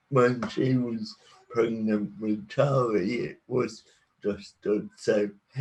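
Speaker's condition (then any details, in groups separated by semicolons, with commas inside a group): Cerebral palsy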